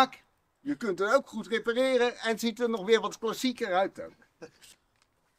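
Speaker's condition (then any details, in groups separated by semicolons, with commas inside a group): No condition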